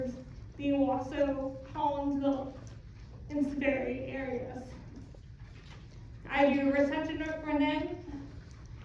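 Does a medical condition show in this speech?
Yes: cerebral palsy; from birth, corpus callosum involved.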